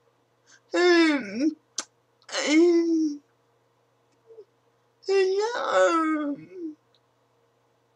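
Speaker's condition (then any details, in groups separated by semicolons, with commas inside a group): Cerebral palsy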